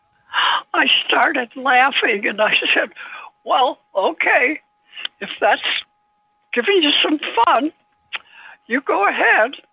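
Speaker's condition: Parkinson's disease; developed after stroke and its aftermath, causes tremors, wrote book with one finger

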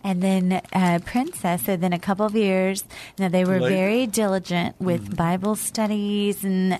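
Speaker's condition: No condition

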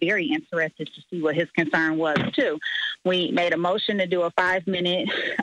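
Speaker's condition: No condition

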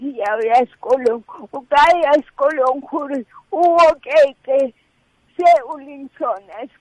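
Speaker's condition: Cerebral palsy; since childhood

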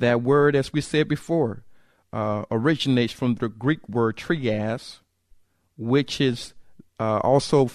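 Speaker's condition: No condition

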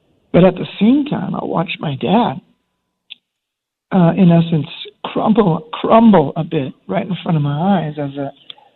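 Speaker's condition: Spasmodic dysphonia; not improved

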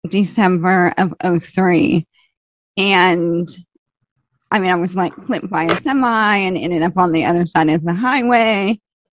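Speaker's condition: ALS, slow progressing

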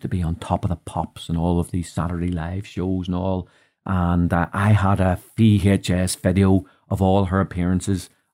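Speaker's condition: No condition

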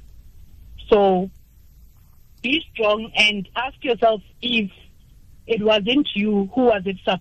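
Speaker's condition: No condition

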